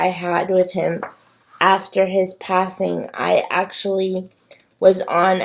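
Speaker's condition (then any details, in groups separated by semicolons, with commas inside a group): Cerebral palsy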